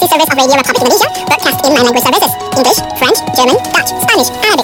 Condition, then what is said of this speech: None; typical speech.